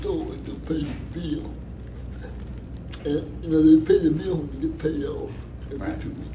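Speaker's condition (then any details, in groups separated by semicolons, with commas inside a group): Cerebral palsy; from birth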